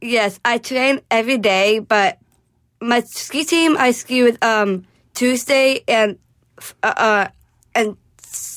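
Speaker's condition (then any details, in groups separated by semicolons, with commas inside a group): Down syndrome; speaks publicly on Special Olympics' behalf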